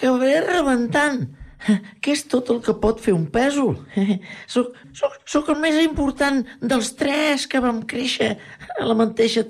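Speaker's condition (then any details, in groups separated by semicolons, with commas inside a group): No condition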